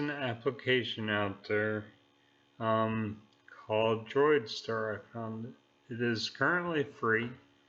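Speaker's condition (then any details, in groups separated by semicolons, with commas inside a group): Neurological disease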